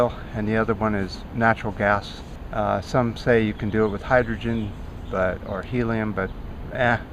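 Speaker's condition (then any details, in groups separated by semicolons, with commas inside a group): No condition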